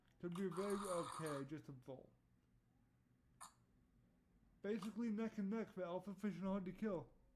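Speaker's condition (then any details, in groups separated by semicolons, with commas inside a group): Cerebral palsy; voice tone sometimes odd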